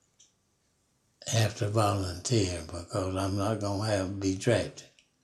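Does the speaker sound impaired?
Yes: Parkinson's disease; never broken a bone.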